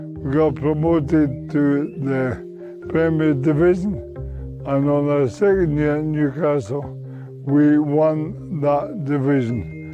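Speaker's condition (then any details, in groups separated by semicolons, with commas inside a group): Motor neuron disease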